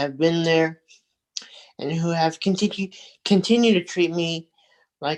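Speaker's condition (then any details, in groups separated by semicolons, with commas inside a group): Cerebral palsy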